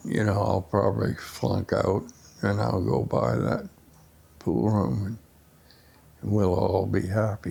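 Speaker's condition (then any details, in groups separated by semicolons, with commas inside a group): Essential tremor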